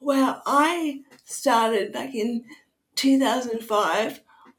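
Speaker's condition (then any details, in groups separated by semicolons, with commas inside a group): Cerebral palsy; wheelchair user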